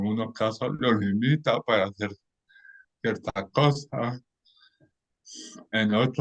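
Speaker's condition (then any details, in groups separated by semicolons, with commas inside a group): Cerebral palsy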